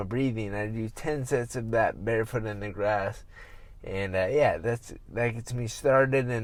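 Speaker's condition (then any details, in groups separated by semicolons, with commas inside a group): Traumatic brain injury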